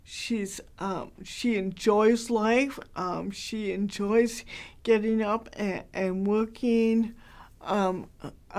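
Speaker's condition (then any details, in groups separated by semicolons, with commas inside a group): Cerebral palsy, mild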